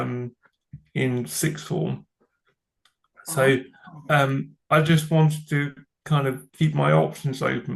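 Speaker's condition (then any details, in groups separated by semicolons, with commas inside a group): Cerebral palsy; from birth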